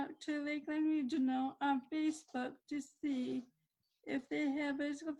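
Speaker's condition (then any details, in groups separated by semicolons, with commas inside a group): Cerebral palsy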